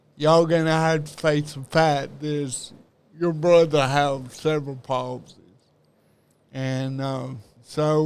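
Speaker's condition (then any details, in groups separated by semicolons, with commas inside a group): Cerebral palsy; diagnosed at about age two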